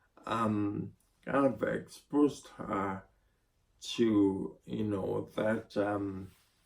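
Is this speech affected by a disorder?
Yes: spinocerebellar ataxia (sca7).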